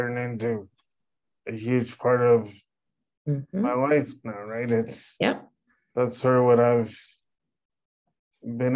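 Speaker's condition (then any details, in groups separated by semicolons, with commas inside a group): Cerebral palsy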